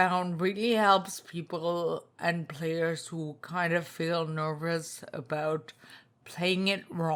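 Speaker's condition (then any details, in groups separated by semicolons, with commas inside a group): Spinocerebellar ataxia type 2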